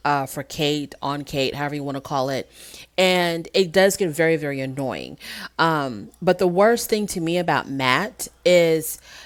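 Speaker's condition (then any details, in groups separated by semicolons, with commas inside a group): No condition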